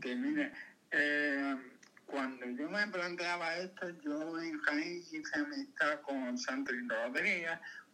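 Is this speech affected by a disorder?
Yes: cerebral palsy; caused by meningitis in birth canal during birth.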